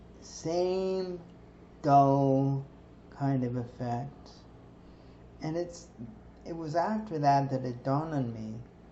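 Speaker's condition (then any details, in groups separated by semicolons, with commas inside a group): Cerebral palsy; stiff muscles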